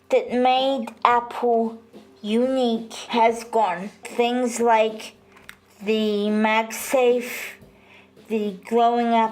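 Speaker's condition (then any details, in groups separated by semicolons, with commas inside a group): Cerebral palsy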